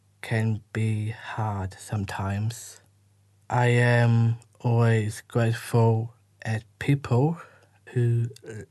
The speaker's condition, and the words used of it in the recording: Down syndrome. I can't always find the right words, which can be frustrated.